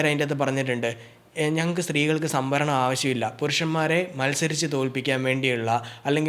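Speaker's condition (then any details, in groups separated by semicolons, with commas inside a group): No condition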